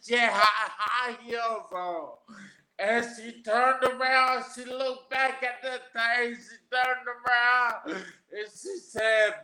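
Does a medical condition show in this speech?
Yes: aphasia after stroke; aphasia after three strokes, onset as young man, wheelchair user; talks a little different, listeners must work to understand.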